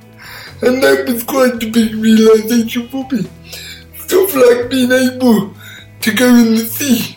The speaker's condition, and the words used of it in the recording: Cerebral palsy. I find because my speech can take a while to catch on.